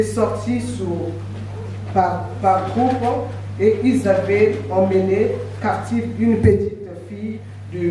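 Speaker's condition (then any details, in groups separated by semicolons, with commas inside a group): No condition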